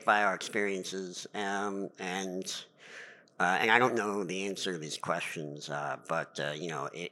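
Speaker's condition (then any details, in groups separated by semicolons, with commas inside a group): Cleft palate; lifelong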